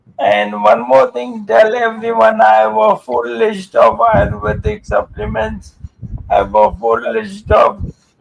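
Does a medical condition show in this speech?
Yes: amyotrophic lateral sclerosis.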